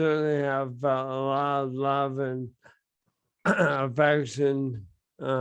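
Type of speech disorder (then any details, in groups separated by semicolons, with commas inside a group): Bulbar dysarthria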